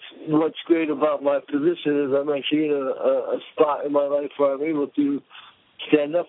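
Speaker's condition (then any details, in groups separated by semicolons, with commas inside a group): Cerebral palsy; visible to casting agents, cannot be hidden when acting; speech may sound drunk to radio listeners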